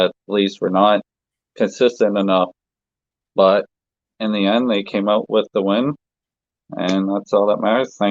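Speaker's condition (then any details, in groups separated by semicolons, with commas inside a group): No condition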